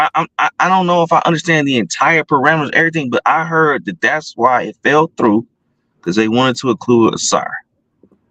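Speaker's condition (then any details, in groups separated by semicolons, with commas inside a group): No condition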